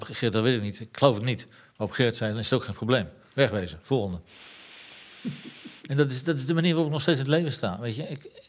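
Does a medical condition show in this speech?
Yes: Parkinson's disease; progressive incurable Parkinson's disease, diagnosed years ago, already ill before diagnosis, 50% dementia risk, heading toward invalidity; pain, abdominal pain from constipation, fatigue, unsteady, falls including off bicycle, reading own book aloud beyond strength; speaks with difficulty, half purely Parkinson motor problem, emotional tearfulness partly from disease.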